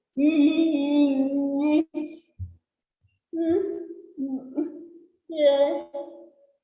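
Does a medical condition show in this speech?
Yes: cerebral palsy; since birth.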